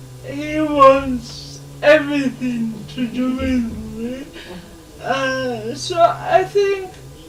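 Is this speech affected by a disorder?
Yes: cerebral palsy; able to speak.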